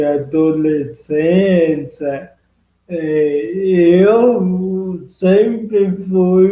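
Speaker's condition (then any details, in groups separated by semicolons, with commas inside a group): Cerebral palsy; present from birth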